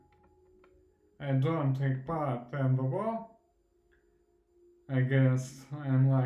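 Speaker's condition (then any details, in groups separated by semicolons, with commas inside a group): Primary progressive multiple sclerosis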